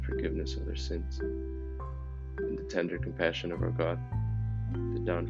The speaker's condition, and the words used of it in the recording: No condition.